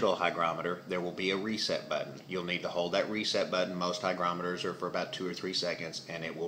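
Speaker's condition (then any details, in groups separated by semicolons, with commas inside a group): No condition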